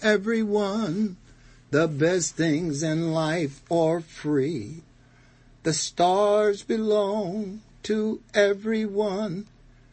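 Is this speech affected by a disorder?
No.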